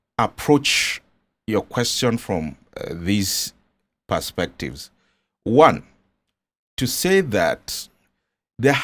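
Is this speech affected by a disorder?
No.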